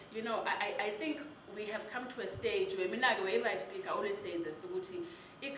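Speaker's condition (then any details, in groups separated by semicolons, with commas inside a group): No condition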